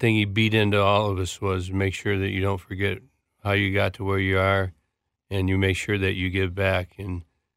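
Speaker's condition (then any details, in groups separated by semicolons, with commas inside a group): Parkinson's disease; left hand clutching about eight years before diagnosis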